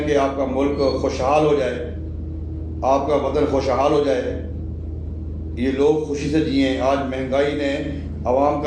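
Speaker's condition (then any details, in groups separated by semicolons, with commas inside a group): No condition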